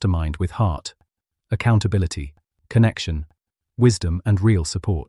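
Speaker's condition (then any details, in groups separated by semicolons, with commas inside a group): No condition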